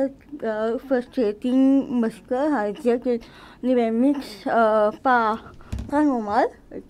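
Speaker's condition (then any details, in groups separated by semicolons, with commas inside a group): Cerebral palsy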